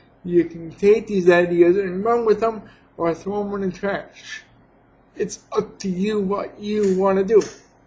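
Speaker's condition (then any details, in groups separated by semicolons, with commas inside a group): Cerebral palsy; has had surgery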